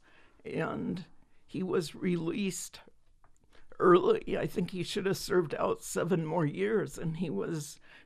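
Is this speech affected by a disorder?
Yes: spasmodic dysphonia; vocal cord tremor; voice strained, worsened by emotion.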